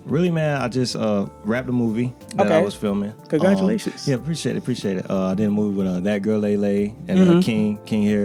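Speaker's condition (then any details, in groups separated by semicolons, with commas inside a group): No condition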